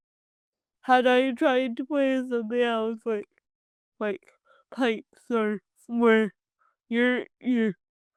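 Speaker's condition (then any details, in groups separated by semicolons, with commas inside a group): Cerebral palsy; from birth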